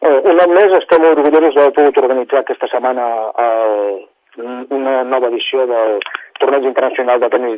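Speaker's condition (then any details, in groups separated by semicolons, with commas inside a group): No condition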